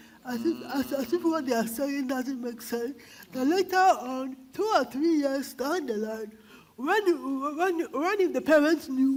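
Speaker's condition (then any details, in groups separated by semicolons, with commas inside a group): Cerebral palsy; diagnosed by brain scan; diagnosed at age 1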